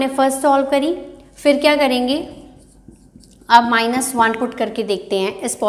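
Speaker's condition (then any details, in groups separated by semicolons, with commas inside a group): No condition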